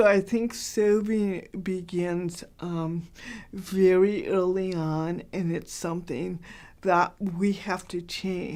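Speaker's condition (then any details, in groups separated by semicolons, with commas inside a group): Cerebral palsy; very mild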